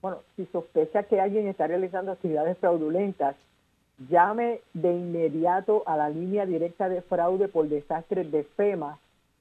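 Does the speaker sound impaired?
No.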